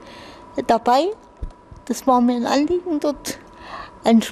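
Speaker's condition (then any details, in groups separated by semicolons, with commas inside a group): Infantile cerebral palsy; spastic type, brain damage since birth, cramping, limitations in all areas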